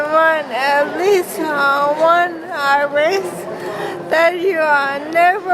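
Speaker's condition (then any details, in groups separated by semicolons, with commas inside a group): ALS; over five years since diagnosis, runs marathons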